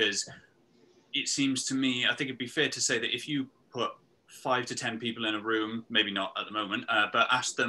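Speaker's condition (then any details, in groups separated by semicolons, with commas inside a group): No condition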